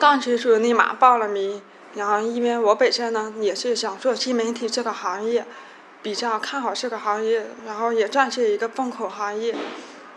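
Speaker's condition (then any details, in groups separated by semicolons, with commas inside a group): Hearing impairment; hearing loss from accident in childhood, completed speech rehabilitation training, words drilled hundreds of times daily; daily word drills with parents speaking from behind, hundreds of repetitions, communication once judged poor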